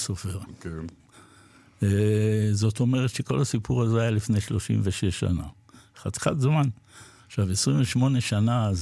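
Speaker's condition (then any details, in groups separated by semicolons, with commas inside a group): Parkinson's disease; had to sell motorcycle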